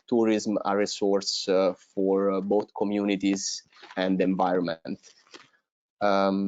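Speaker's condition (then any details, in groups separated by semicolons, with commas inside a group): No condition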